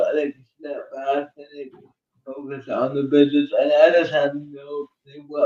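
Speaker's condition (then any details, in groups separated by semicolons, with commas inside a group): Cerebral palsy; uses one hand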